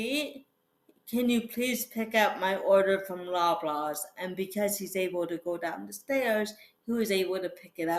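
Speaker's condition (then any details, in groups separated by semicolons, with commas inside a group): Cerebral palsy; fall risk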